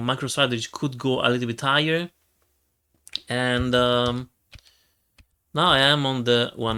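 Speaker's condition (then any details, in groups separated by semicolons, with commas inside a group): No condition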